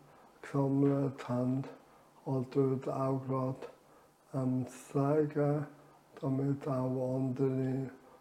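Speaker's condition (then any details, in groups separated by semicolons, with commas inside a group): ALS; reduced air makes talking effortful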